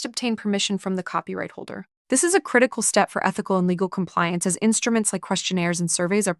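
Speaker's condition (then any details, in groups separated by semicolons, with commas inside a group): No condition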